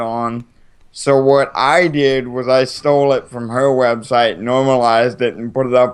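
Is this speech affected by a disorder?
Yes: cerebral palsy.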